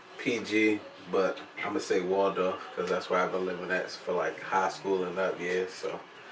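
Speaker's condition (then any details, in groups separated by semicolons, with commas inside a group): No condition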